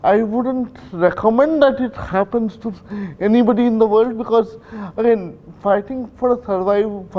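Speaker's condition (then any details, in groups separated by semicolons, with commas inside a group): Cerebral palsy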